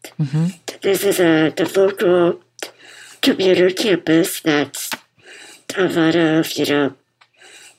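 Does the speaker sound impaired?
Yes: muscular dystrophy; congenital muscular dystrophy, diagnosed as toddler, relies on others for most daily living activities; wears BiPAP machine to help breathing; BiPAP machine audible while talking.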